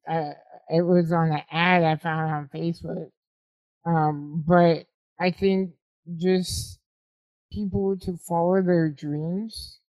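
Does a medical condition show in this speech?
Yes: spinal muscular atrophy type 2; uses microphone as voice-driven beat pad instead of keyboard.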